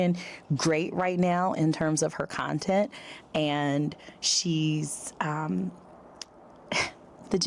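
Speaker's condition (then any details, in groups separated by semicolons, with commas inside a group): No condition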